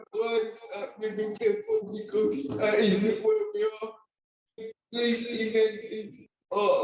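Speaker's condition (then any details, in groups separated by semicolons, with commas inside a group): Cerebral palsy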